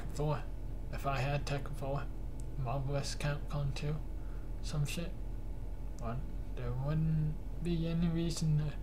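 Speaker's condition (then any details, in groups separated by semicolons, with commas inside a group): Cerebral palsy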